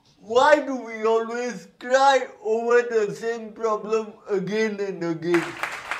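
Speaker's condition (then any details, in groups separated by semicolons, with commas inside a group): Cerebral palsy; present from birth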